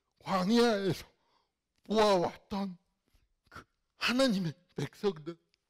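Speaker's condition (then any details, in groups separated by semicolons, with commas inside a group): Cerebral palsy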